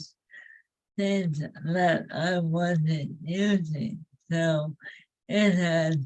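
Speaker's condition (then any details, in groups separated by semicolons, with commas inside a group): ALS; face improved, feet move faster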